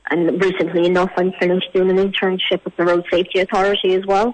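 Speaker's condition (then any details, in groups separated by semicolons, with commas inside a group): Cleft palate; congenital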